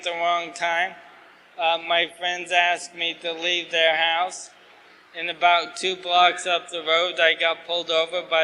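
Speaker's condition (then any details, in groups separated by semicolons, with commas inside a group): ALS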